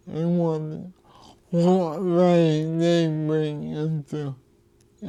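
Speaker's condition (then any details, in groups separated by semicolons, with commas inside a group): Cerebral palsy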